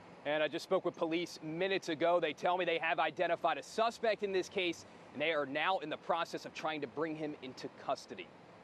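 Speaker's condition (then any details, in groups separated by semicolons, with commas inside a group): No condition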